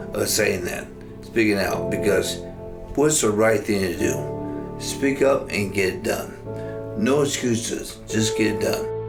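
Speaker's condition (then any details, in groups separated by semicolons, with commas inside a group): Amyotrophic lateral sclerosis; progressive, spasticity, speech-generating device, nighttime bipap; physical and aqua therapy, spasticity medicine, lung capacity monitored; slurred from onset, now much more slurred, uses device, voice banked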